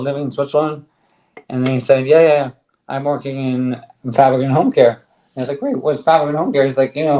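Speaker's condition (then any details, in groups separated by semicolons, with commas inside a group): ALS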